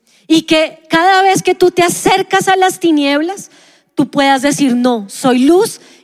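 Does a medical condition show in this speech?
No.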